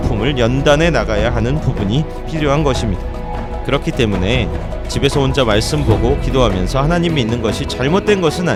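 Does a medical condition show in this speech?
No.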